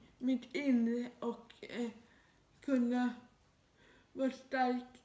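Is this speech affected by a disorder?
Yes: dyskinetic cerebral palsy, severe.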